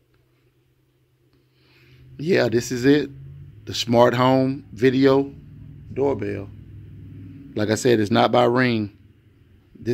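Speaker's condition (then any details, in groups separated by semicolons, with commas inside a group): No condition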